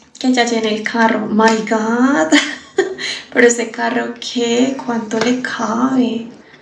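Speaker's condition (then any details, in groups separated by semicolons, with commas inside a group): No condition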